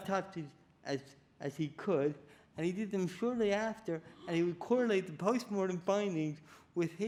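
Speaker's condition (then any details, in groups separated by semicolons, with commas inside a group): Cerebral palsy; diagnosed at age four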